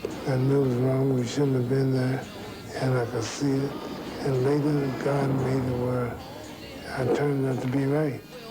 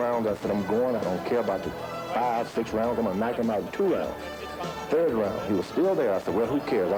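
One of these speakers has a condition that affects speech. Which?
The first: Parkinson's syndrome; no tremor, no physical weakness.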